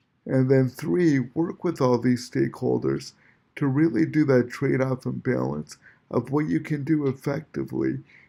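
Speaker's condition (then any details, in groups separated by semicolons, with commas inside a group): Cerebral palsy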